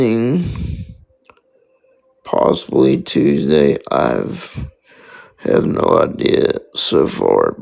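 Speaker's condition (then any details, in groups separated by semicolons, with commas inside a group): Spastic quadriplegic cerebral palsy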